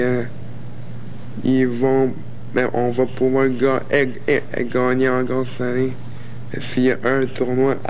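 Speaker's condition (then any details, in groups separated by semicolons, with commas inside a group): Cerebral palsy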